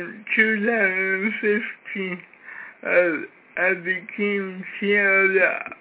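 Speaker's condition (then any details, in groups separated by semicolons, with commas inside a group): Cerebral palsy, severe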